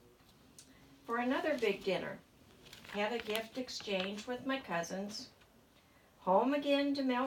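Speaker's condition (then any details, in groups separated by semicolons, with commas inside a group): No condition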